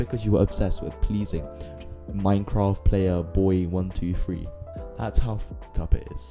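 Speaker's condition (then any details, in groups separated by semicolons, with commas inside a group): No condition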